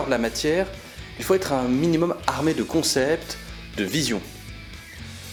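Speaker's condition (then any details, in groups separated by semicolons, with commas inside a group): No condition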